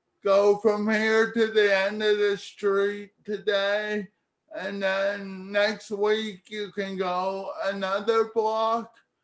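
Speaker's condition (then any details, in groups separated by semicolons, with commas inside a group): Cerebral palsy; speech therapy in childhood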